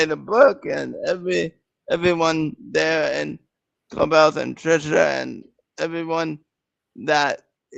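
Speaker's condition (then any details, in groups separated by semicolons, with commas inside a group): Cerebral palsy; present from birth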